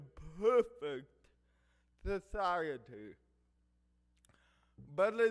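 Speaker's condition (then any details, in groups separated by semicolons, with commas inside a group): Cerebral palsy; speech affected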